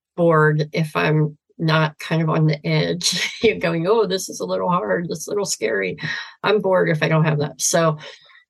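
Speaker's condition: Severe cleft palate, cleft lip and palate

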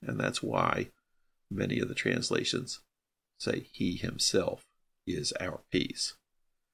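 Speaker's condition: No condition

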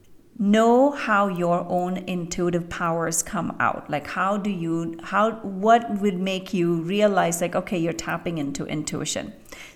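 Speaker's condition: No condition

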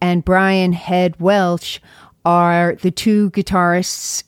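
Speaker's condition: No condition

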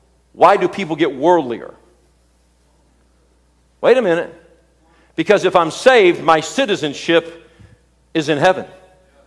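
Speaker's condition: No condition

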